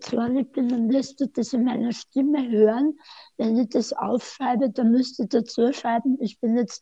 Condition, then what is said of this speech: Tongue cancer surgery. Also bitte unbedingt darauf aufmerksam machen, wann das zu schnell oder zu undeutlich ist.